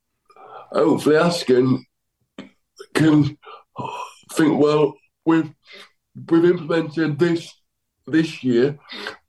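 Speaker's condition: Cerebral palsy; power chair

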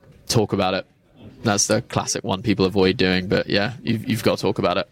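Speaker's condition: No condition

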